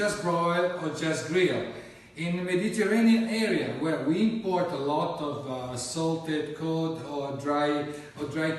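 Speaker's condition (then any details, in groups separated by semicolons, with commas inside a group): No condition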